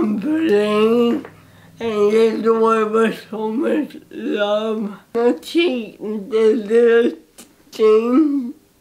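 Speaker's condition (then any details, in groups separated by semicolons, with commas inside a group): Cerebral palsy; age 18, first steps with walker, cannot walk independently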